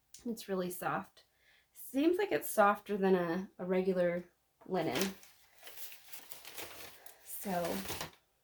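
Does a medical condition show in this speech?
No.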